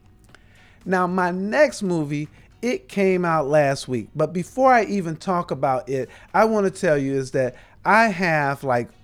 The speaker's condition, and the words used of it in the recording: No condition.